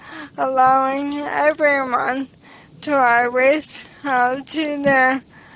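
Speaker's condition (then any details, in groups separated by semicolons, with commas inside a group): ALS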